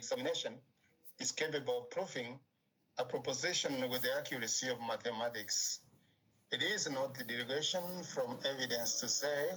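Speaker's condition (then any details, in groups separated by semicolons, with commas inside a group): No condition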